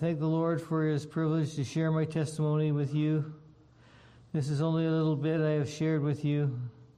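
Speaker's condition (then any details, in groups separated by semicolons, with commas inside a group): Parkinson's disease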